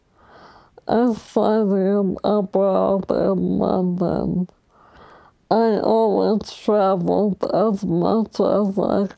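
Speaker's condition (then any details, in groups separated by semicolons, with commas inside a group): ALS; progressive, motorized wheelchair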